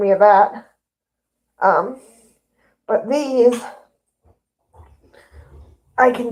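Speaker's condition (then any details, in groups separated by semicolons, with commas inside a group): Cerebral palsy; both hands affected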